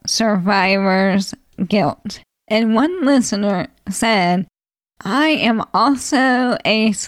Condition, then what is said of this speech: ALS (motor neuron disease). I was like, why am I gonna do a podcast that, you know, where my voice is changing and declining?